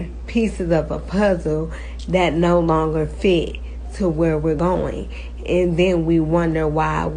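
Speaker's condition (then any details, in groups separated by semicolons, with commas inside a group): Cerebral palsy, spastic; now talking and breathing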